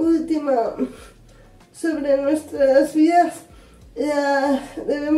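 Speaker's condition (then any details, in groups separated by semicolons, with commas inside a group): Cerebral palsy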